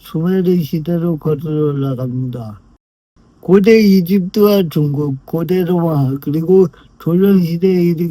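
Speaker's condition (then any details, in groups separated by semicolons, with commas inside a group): Brain lesion disability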